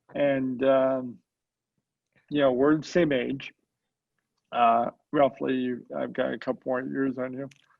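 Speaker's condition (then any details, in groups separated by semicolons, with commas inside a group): Cerebral palsy, mild; mild form affects speech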